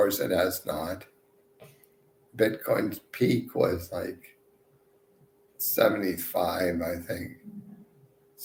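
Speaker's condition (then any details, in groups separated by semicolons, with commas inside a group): Multiple sclerosis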